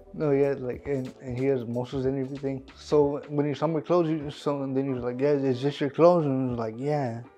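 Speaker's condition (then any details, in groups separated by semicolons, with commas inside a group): Cerebral palsy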